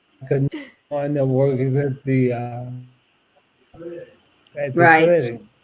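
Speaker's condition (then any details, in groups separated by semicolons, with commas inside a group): ALS; about eight years since diagnosis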